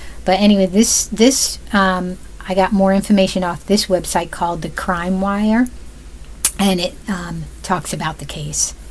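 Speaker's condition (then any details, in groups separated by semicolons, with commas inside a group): No condition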